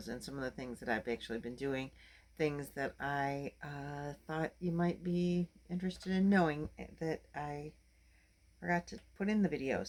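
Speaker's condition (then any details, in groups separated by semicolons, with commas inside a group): No condition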